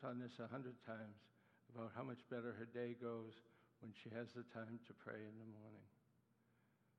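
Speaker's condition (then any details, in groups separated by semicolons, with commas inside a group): Parkinson's disease; Parkinson's attacks muscles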